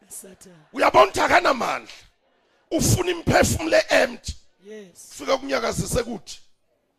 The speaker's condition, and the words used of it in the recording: No condition.